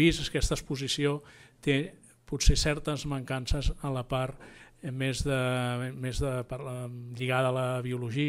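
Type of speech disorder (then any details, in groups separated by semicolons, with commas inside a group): None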